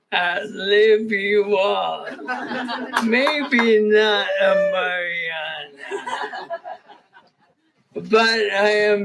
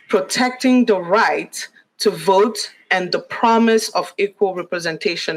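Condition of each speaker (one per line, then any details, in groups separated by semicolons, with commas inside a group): ALS
No condition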